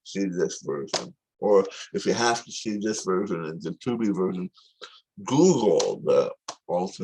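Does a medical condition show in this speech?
Yes: tongue cancer surgery.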